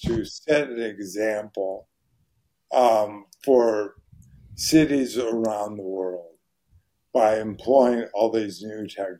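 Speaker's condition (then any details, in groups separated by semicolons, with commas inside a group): ALS; voice very hoarse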